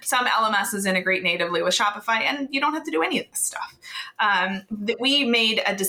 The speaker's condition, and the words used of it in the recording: None; typical speech.